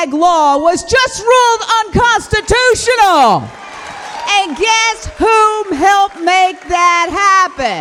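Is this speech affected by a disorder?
No.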